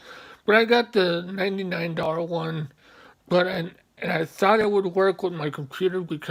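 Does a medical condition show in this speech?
Yes: mobius syndrome.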